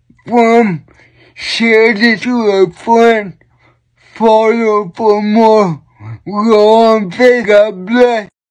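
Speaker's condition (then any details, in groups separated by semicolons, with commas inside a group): Cerebral palsy; knees cave, unpredictable body movements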